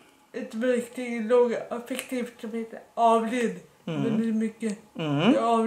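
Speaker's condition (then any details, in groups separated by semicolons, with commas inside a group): Dyskinetic cerebral palsy, severe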